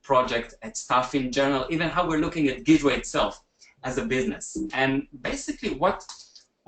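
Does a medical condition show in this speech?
No.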